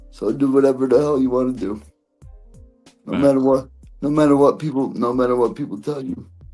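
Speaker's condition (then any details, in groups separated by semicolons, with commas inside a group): Cerebral palsy; present from birth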